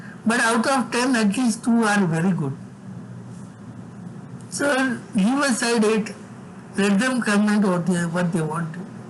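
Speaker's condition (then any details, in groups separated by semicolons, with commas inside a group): Severe cerebral palsy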